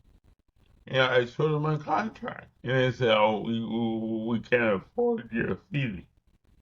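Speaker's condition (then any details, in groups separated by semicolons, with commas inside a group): Cerebral palsy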